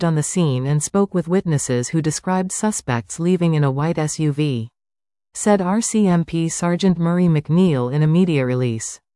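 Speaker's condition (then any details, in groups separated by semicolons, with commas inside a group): No condition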